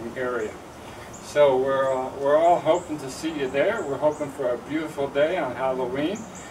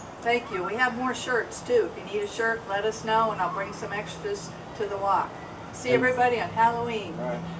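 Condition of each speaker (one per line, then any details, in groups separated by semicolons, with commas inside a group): ALS, slowly progressive; power wheelchair, bipap mask, no tracheostomy; difficult enunciation, tongue and mouth problems, breath pauses, expects speech loss
No condition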